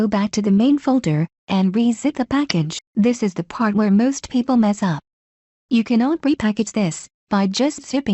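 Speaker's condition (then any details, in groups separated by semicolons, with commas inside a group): No condition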